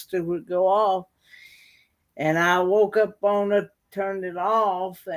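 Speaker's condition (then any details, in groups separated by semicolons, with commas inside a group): Cerebral palsy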